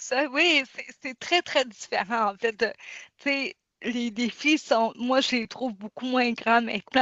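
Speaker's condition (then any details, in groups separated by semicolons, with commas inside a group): Cerebral palsy; since birth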